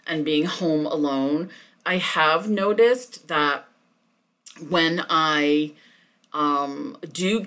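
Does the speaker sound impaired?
Yes: stuttering; formerly covert, now mostly overt for years; stuttering more after six months of social isolation, on phone and Zoom video calls; more blocking than usual, mouth open with no sound during blocks; here blocks.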